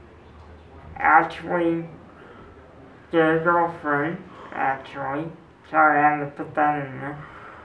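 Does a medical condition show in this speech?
Yes: cerebral palsy.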